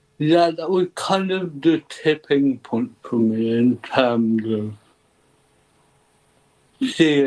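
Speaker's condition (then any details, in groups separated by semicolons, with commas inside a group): Cerebral palsy; ataxic type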